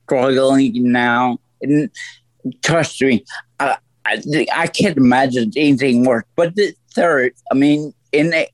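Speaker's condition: Stroke; voice affected

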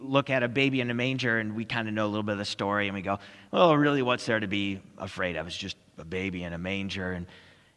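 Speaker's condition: No condition

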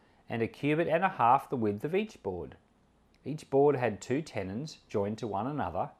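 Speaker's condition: No condition

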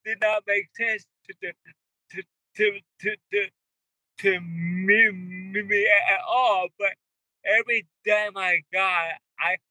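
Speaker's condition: Cerebral palsy; wheelchair user

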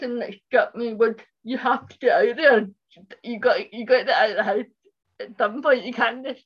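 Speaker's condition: Cerebral palsy; speech impairment

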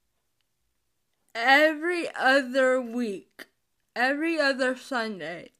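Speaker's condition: Cerebral palsy; chronic illness and disability

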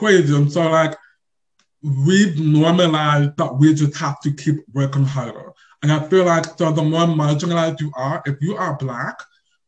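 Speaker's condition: Deaf or hard of hearing; does not hear everything

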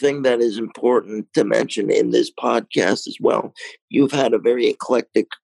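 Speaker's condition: Cerebral palsy, mild

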